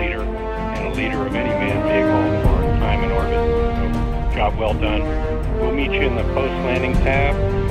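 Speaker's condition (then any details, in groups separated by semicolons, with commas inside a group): No condition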